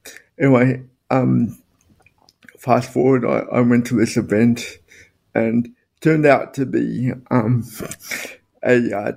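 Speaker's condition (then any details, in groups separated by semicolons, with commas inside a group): Spastic quadriplegic cerebral palsy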